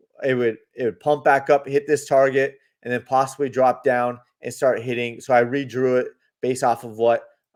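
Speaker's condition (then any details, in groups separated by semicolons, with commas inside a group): No condition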